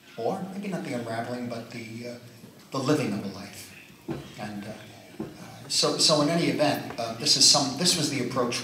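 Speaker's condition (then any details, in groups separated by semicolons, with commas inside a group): No condition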